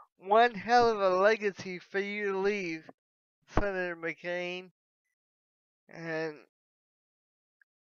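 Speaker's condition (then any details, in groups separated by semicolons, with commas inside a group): Cerebral palsy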